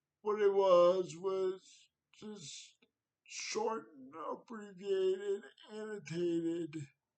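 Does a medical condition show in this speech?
Yes: cerebral palsy.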